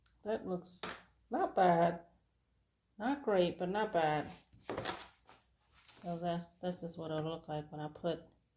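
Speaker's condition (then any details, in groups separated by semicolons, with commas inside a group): No condition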